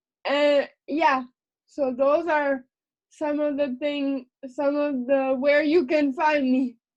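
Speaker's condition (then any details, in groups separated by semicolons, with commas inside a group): Cerebral palsy; lifelong, uses voice dictation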